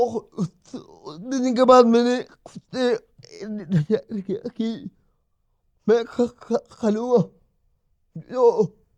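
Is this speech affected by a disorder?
Yes: cerebral palsy.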